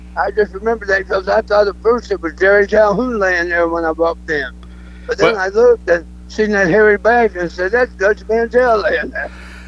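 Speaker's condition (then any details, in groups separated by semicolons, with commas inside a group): Throat cancer; speech not the best as result of throat cancer, may sound drunk, quit podcasts over it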